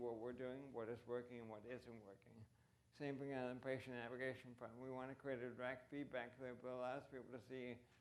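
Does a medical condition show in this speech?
Yes: ALS; voice impacted, reduced fluency.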